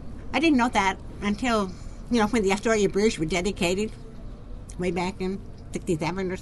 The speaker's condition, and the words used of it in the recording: Deafness. But I heard okay at the time that I was learning speech and language. But my voice will always be different.